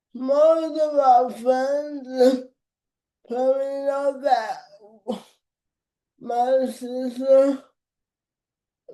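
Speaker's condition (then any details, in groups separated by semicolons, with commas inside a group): Cerebral palsy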